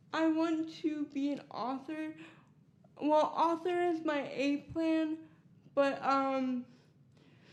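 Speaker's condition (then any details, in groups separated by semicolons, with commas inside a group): Cerebral palsy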